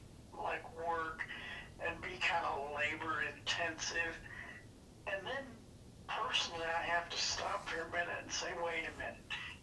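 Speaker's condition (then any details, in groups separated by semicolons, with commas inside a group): Parkinson's disease; hand tremors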